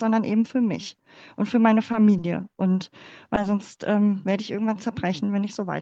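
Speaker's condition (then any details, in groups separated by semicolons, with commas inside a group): Cleft palate; congenital, born in former GDR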